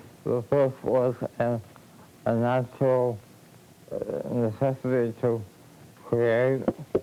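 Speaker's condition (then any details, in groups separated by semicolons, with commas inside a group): Cerebral palsy; from birth, paints with brush in mouth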